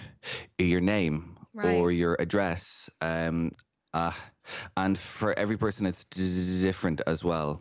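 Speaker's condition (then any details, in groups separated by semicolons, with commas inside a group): Stammer; stammer since first speaking, overt open struggle then covert, worsened during journalism degree at DCU, childhood speech therapy with short-term gains; instructor on peer-led McGuire Programme Ireland, uses costal breathing technique; formerly avoided trigger words and situations, used tricks to seem fluent, fear-driven blocks; repeated sounds, blocks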